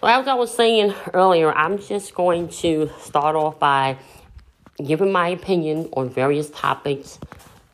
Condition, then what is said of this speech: Cleft palate. I have a cleft lip and palate, which is a birth defect, and that is part of the reason why I sound